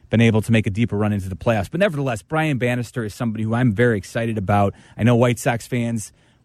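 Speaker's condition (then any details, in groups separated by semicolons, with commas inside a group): No condition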